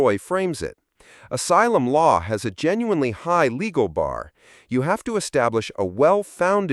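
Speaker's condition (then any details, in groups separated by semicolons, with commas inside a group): No condition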